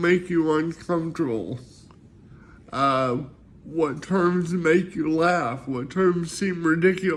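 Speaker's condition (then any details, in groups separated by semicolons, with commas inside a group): Cerebral palsy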